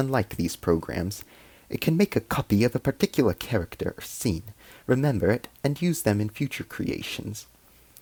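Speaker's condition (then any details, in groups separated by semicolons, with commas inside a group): No condition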